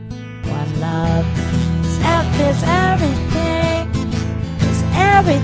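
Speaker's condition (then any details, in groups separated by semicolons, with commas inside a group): No condition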